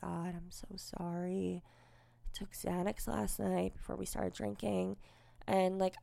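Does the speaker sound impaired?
Yes: cleft lip and palate, unilateral.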